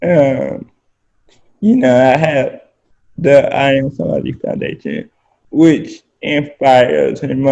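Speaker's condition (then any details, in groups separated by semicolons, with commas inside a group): Spastic quadriplegic cerebral palsy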